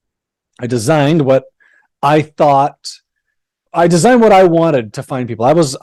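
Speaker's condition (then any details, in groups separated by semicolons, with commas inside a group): No condition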